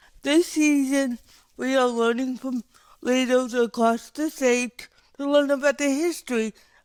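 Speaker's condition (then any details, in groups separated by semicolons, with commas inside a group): Cerebral palsy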